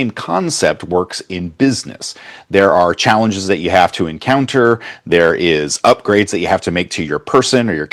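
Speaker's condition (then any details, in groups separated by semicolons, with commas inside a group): No condition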